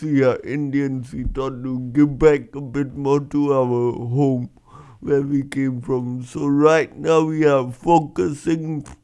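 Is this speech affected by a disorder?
Yes: cerebral palsy; congenital, breech vaginal birth instead of recommended c-section, head stuck 90 seconds, oxygen loss; could not speak properly as child, now speaks publicly as motivational speaker.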